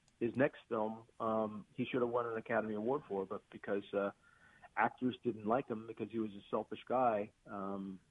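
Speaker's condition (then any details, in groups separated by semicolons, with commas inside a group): No condition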